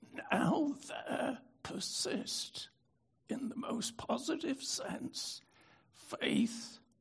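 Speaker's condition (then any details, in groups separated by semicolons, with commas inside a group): Spasmodic dystonia; brain disorder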